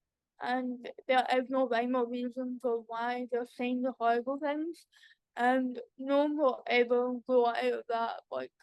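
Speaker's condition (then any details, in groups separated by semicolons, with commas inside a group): Cerebral palsy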